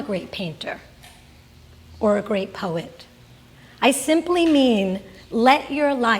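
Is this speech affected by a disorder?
No.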